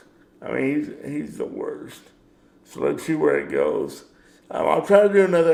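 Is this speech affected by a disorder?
Yes: cerebral palsy; power wheelchair.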